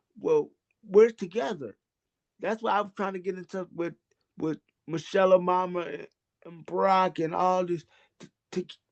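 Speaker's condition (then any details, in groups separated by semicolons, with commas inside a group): Cerebral palsy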